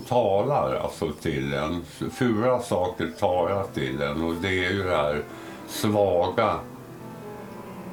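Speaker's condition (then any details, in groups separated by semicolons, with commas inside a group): Tongue cancer, partial tongue removal; diagnosed 7 years ago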